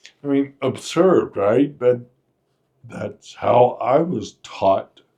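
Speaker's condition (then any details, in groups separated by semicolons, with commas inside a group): Friedreich's ataxia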